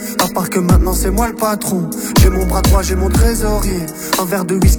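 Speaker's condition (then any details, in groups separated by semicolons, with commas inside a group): No condition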